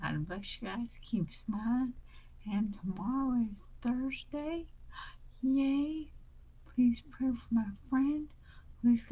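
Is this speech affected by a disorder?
Yes: brain injury.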